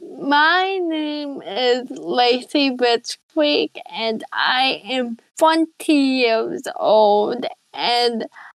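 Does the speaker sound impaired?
Yes: cerebral palsy; present from birth; age 20.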